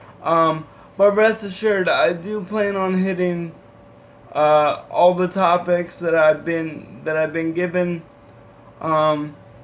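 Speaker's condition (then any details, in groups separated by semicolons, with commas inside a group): Cerebral palsy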